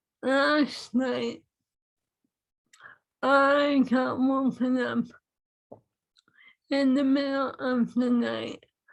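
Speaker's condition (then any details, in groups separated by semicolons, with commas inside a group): ALS; swallowing lost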